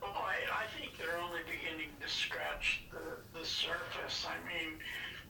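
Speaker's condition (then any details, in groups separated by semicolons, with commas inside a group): Parkinson's disease; diagnosed 5-6 years ago, hand tremors, deep brain stimulation both sides, first 1.5 years ago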